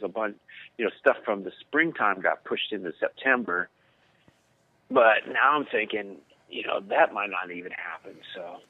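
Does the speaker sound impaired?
No.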